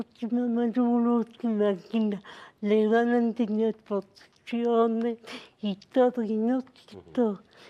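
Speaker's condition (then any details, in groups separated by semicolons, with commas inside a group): Cerebral palsy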